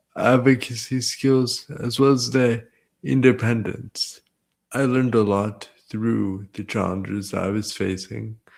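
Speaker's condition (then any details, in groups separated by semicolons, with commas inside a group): Cerebral palsy; present from birth; manual wheelchair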